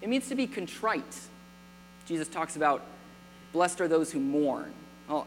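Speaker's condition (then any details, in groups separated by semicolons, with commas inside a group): No condition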